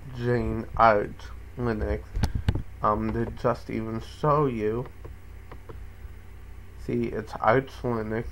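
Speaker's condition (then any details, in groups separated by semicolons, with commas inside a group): Cerebral palsy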